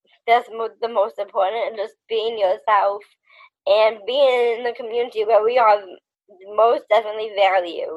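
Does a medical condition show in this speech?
Yes: Down syndrome.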